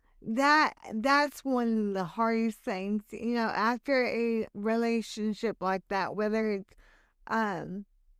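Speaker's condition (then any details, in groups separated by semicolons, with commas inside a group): Hemiplegic cerebral palsy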